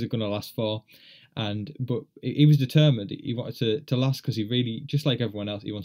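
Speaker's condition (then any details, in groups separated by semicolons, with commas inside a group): No condition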